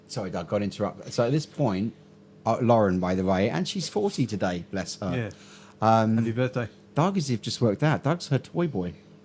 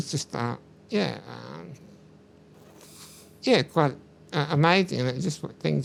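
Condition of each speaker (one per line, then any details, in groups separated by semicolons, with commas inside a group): No condition
Muscular dystrophy; uses wheelchair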